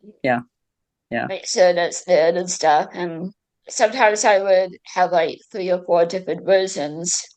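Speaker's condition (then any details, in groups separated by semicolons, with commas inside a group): Cerebral palsy, mild; throat speech surgery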